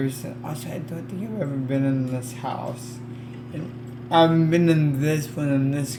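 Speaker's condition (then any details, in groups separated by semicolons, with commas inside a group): Cerebral palsy; affects legs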